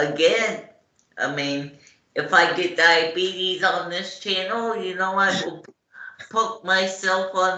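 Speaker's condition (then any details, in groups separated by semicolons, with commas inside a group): Cerebral palsy; morning medication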